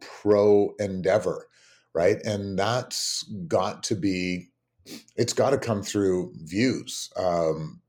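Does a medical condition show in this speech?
No.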